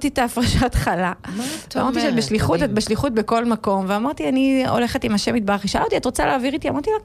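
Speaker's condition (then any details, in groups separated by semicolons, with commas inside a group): No condition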